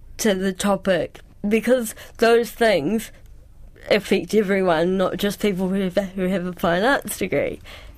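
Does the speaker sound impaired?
Yes: cerebral palsy; presses really hard when writing.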